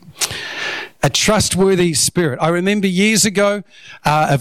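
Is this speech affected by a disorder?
No.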